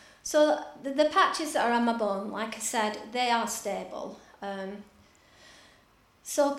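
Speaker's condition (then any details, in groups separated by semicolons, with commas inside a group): No condition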